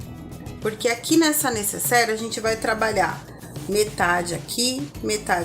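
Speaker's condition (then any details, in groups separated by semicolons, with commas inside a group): No condition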